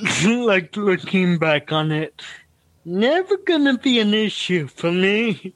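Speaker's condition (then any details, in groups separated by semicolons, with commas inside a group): Cerebral palsy; noticeable speech impediment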